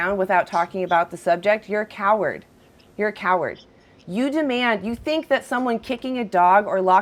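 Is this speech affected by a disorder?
No.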